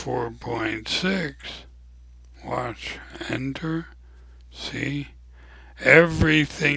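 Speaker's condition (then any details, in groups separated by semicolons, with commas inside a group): ALS; abnormally slow voice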